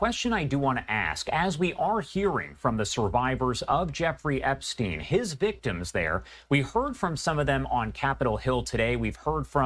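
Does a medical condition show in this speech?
No.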